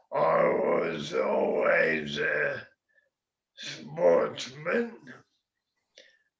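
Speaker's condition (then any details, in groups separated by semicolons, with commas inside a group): MND; slower progressing form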